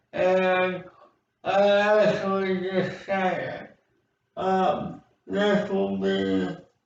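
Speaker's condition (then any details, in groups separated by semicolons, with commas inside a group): Speech impairment after birth surgery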